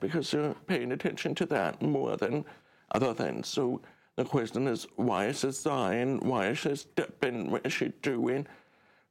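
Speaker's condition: Deaf; relies on subtitles

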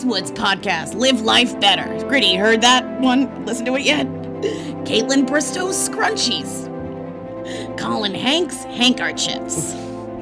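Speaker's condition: No condition

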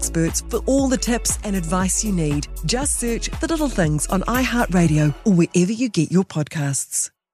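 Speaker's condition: No condition

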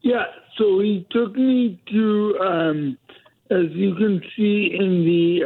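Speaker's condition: Cerebral palsy; speech impediment, voice more heightened when tense or nervous, may be heard as aggressive

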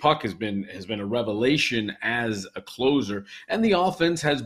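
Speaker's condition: No condition

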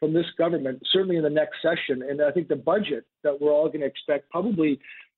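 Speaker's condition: No condition

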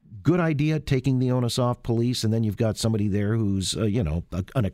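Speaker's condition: No condition

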